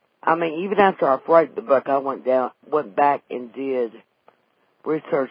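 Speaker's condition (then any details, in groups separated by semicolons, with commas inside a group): Vocal cord paralysis after stroke; wheelchair user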